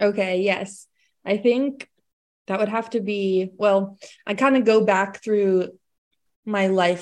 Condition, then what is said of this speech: No condition.